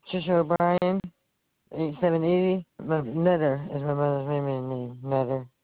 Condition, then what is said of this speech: Stroke. My speech is messed up because I had a stroke.